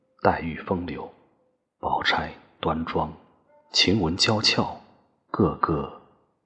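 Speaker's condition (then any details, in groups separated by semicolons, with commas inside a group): No condition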